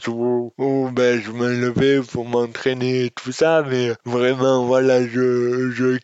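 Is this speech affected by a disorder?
Yes: dystonia; congenital.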